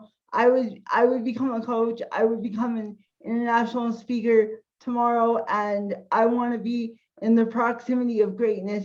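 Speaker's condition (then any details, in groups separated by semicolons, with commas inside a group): Cerebral palsy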